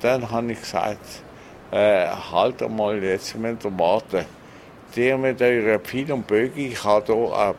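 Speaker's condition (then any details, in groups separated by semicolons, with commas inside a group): Stroke; sometimes speaks a bit slowly, lost some learned local West African languages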